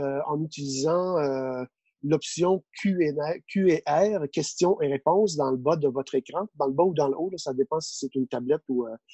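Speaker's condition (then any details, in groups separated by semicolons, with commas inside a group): No condition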